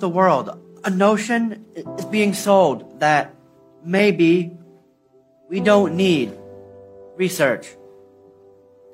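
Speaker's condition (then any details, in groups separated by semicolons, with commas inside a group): Down syndrome; intellectual disability, processes information more slowly; recorded clip, speaking before Congress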